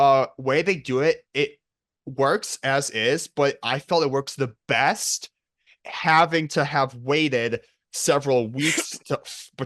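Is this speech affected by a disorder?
No.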